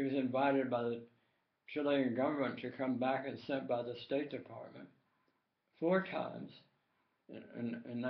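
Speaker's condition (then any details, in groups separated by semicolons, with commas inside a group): Tongue cancer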